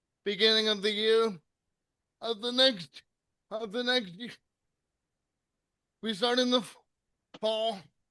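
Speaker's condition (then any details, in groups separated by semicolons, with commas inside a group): Cerebral palsy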